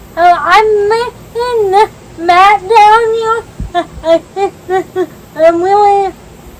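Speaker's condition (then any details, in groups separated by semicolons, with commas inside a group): Cerebral palsy, spastic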